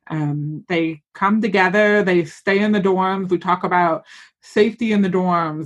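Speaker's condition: Hearing loss with cochlear implant; cochlear implant left ear

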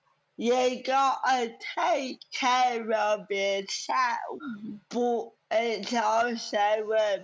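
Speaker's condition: Cerebral palsy; no wheelchair use

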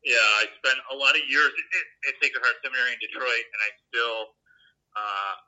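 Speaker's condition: No condition

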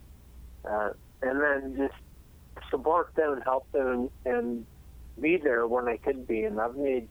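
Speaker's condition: Cerebellar ataxia; cause unknown

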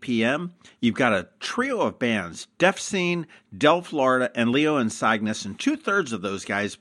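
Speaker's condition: No condition

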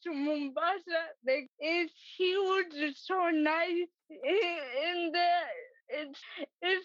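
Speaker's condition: Cerebral palsy; scribbled instead of writing

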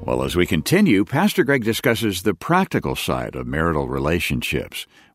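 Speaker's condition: No condition

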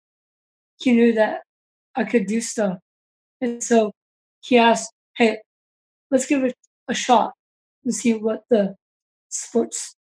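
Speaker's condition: Down syndrome; congenital

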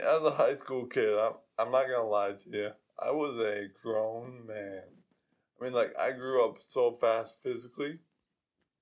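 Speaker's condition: ALS

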